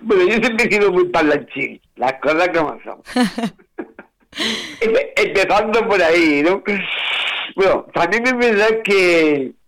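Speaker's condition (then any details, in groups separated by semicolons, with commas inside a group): Down syndrome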